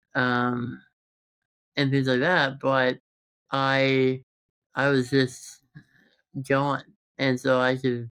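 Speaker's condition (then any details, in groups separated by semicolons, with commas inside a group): Congenital muscular dystrophy; present since birth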